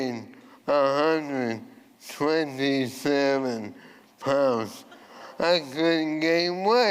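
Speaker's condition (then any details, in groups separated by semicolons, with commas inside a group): ALS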